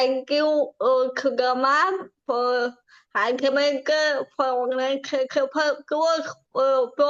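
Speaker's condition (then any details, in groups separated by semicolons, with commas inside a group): Cerebral palsy; from birth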